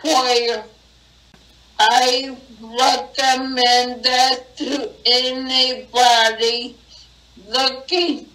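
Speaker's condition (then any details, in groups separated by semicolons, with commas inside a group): Acquired brain injury; tracheostomy for breathing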